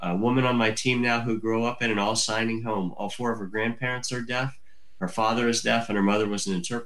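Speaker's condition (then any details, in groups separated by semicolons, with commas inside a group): Cleft lip and palate; from birth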